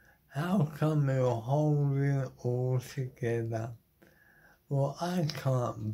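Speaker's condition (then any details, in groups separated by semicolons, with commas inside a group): Motor neuron disease; terminal; body failing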